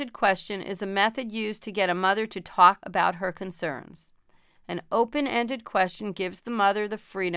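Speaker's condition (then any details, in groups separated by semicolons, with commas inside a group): No condition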